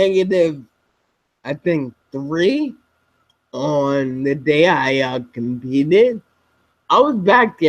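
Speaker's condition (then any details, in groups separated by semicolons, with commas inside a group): Spinocerebellar ataxia type 7, SCA7; speech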